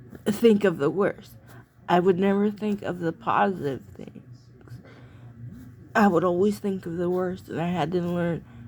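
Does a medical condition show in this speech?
Yes: cerebral palsy.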